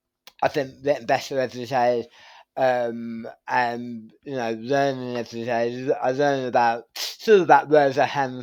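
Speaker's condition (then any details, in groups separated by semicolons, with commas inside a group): Tongue cancer surgery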